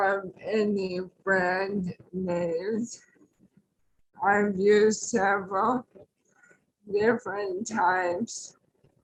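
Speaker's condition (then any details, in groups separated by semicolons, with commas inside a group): ALS; tracheostomy; after tracheostomy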